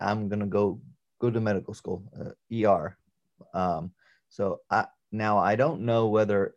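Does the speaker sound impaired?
Yes: aphasia after stroke; stroke with clotting during surgery at 33, right arm paralysed, first 3-4 months foggy; right arm still not working, walking-ish gait, not quite limping; communicating sometimes challenging, communicates differently, thinks fine but speaking affected, about one year to adjust.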